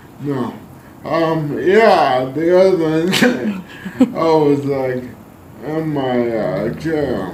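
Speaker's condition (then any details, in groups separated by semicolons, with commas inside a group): ALS; voice lost, breathing trouble after pump surgery, now louder, clearer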